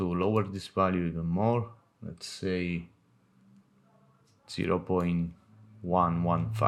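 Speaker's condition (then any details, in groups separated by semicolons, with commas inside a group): No condition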